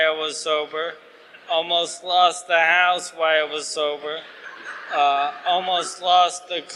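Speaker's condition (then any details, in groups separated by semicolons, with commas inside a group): ALS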